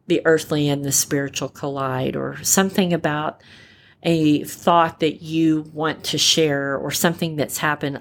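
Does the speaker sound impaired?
Yes: repaired cleft palate, cleft palate without cleft lip; congenital cleft, roof of mouth only, single repair by plastic surgeon at about 9 months; only one surgery lifetime, repair looks excellent to examining doctors and dentists; uses voice for radio hosting, singing and public speaking.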